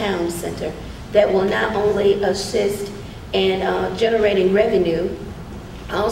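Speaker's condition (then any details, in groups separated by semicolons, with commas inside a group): No condition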